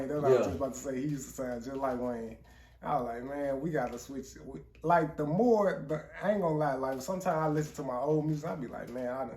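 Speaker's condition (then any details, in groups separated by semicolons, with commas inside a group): No condition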